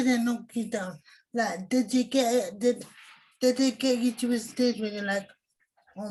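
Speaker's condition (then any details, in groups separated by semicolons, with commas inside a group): Cerebral palsy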